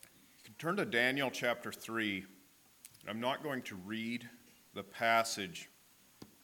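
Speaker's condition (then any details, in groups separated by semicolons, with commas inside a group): No condition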